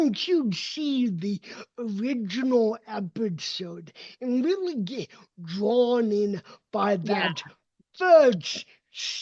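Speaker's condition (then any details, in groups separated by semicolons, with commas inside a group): Cerebral palsy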